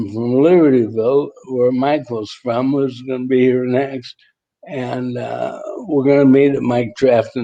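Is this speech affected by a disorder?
Yes: ALS; voice tires, needs rest.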